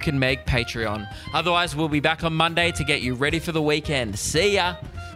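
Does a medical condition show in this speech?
No.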